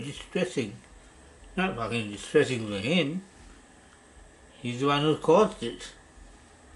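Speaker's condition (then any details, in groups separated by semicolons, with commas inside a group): Parkinson's disease; idiopathic per hospital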